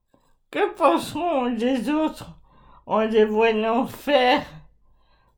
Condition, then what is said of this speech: ALS (motor neuron disease). Parlons-en de cette voix qui se détériore petit à petit.